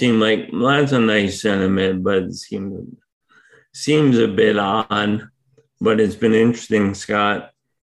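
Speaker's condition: ALS; hard to speak for long periods right now

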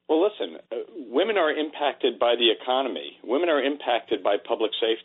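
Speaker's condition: No condition

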